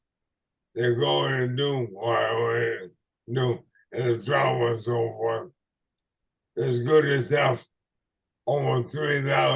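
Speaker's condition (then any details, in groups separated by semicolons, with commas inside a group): ALS/MND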